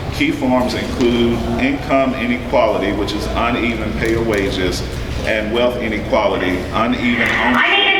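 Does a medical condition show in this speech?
No.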